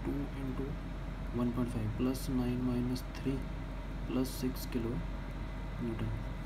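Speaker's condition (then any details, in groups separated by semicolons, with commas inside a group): No condition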